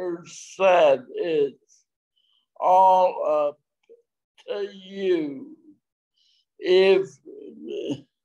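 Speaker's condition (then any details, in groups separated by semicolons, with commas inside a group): Traumatic brain injury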